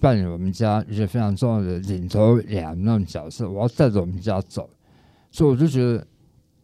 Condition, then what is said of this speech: Tongue cancer surgery. 康復後他每天都會練習發音，因此現在說話才有辦法那麼清晰，遇到的人都認為是個奇蹟！